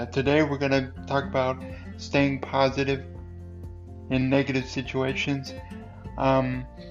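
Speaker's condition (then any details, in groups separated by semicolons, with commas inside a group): Cerebral palsy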